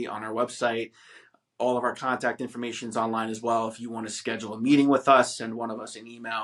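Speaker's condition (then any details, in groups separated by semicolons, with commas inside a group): No condition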